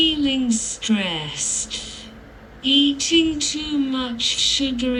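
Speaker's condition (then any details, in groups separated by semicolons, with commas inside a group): Cerebral palsy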